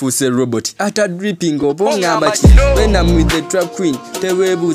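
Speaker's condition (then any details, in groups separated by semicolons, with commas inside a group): No condition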